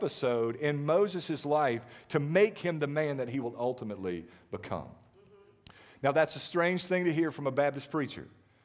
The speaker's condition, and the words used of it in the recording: No condition.